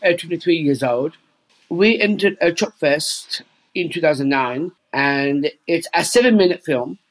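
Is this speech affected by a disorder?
Yes: Down syndrome.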